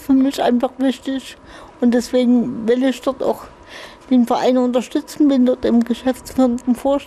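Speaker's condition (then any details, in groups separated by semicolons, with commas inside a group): Infantile cerebral palsy, spastic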